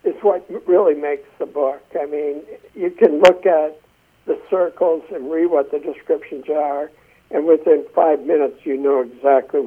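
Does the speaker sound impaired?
Yes: essential tremor; drawings made shaky by the tremor.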